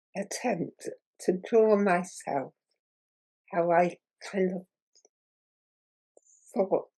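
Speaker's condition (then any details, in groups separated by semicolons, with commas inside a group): Muscular dystrophy; progressive muscle wasting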